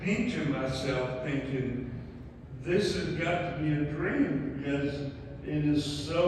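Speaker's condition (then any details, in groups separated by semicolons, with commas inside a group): ALS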